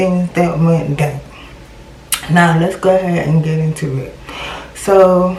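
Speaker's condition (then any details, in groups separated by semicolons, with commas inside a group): Cerebral palsy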